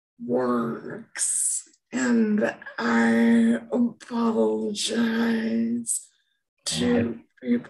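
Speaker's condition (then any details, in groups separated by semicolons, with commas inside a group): Episodic dysarthria, electrical injury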